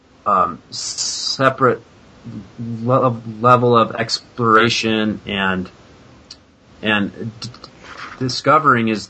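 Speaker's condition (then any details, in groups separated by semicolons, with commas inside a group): Stuttering; past fluency-shaping therapy; modeled on Thomas Alexander's 1968 recording, varying habitual pattern; noticeable, trying more prolongation, which feels better; repeated sounds, prolonged sounds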